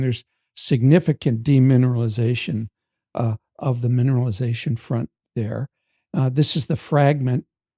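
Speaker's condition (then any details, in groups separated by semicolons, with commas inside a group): No condition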